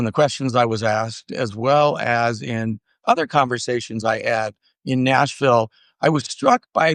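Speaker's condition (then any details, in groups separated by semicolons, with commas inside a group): No condition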